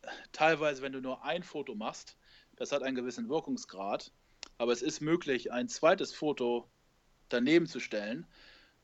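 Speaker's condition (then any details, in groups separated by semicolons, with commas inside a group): No condition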